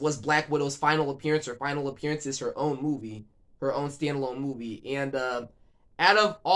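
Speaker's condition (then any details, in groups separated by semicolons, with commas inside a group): No condition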